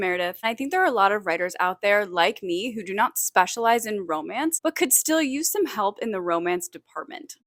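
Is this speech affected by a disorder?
No.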